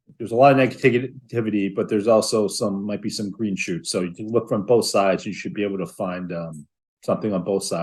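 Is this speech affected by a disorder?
No.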